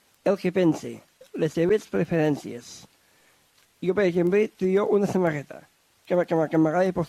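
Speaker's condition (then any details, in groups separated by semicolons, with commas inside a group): Down syndrome; different learning pace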